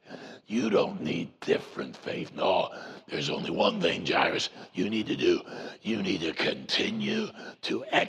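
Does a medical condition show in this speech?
Yes: voice box removal needed; vocal cord cancer, prior chemo and radiation, 35 treatments over about seven weeks; voice self-described as Batman voice, expects R2-D2-like voice after removal.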